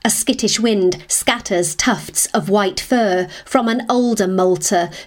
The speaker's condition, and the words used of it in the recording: No condition.